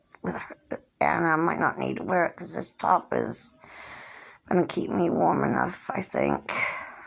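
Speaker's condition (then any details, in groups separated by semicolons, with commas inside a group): Cerebral palsy; since birth, hand tremors; age 57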